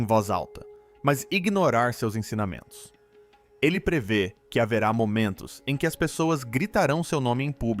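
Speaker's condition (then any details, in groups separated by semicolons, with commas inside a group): No condition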